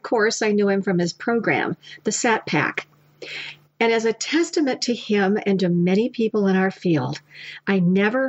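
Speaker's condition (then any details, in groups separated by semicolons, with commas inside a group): No condition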